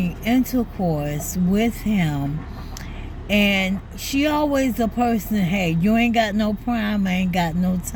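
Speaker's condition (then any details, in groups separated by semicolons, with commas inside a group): ALS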